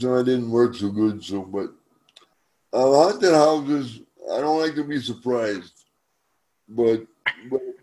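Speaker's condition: Cerebral palsy; cannot climb stairs

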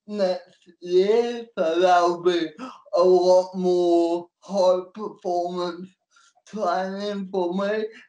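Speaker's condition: Cerebral palsy; cerebral palsy since birth, physical disability only, manual wheelchair, support worker takes notes and types for him

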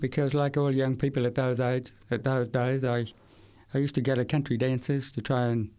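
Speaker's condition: Severe to profound hearing loss; acquired at age 8 from meningitis, left ear severe to profound

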